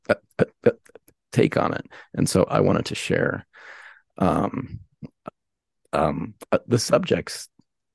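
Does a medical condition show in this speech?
Yes: stuttering; long-standing stuttering, avoided phone for years, stuttered heavily at law firm job from 29, self-medicated with alcohol; hosting podcast for two months, no longer avoids phone, discloses stutter before interviews; stutters less after disclosing stutter, worse day after drinking, pauses once mistaken for nervousness; here blocks.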